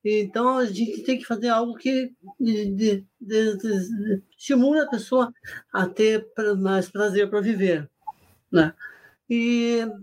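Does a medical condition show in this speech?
Yes: Parkinson's disease; Parkinson's disease diagnosed 17 years ago, facial rigidity, stiff body; laughter yoga (Yoga do Riso) loosened facial rigidity and body, freer facial expression and movement.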